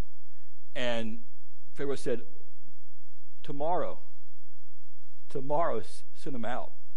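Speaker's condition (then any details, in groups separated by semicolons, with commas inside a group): Stuttering; once felt speech made preaching impossible; preaching a sermon, prays for clarity of speech; jokes listeners probably haven't noticed; repeated sounds, repeated words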